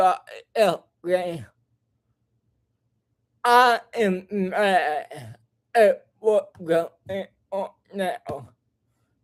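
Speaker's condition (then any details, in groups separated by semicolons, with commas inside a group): Cerebral palsy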